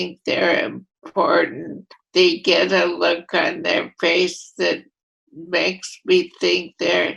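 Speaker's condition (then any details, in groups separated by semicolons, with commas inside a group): Primary lateral sclerosis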